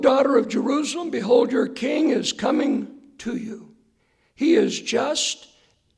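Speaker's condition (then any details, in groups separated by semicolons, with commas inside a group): Hoarseness after vocal cord surgery; hoarse voice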